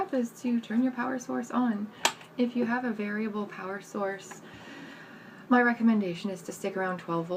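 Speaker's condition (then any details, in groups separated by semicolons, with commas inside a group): No condition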